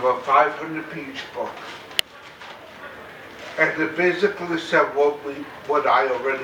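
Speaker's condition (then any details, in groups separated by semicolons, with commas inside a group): Cerebral palsy, mild; mainly affects speech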